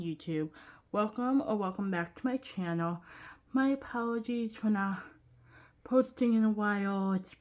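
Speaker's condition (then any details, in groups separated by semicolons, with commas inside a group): Cerebral palsy, quadriplegic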